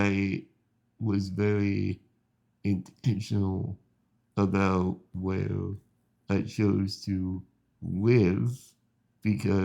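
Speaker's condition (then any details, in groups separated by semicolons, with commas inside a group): Spinal muscular atrophy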